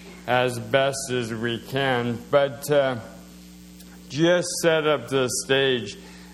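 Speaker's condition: Slowed speech, swallowing problems

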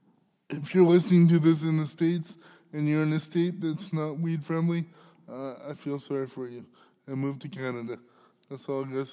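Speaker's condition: Cerebral palsy; smokes a lot of cannabis

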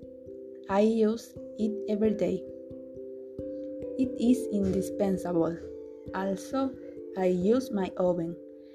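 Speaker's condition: No condition

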